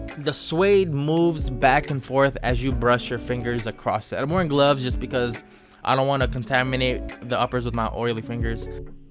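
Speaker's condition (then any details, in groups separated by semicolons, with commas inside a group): No condition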